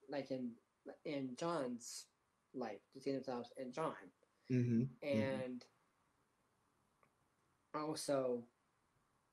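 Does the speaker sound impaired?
Yes: Down syndrome; disability since childhood.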